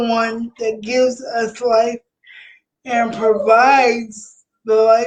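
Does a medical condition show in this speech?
Yes: cerebral palsy.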